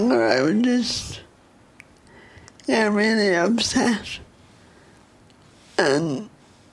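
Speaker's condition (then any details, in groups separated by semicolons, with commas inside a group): Cerebral palsy; childhood speech therapy over 20 years ago, disliked, felt aimed at removing Pavee accent; poor voice control, slow, hard to understand, big words take breath, thought drunk on phone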